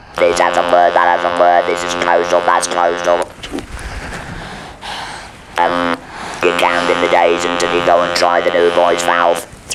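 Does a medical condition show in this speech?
Yes: laryngeal cancer with laryngectomy; laryngeal squamous cell carcinoma, laryngectomy.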